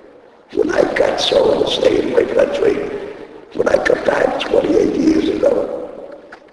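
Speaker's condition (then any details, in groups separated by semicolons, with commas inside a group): Laryngectomy; voice first lost at racetrack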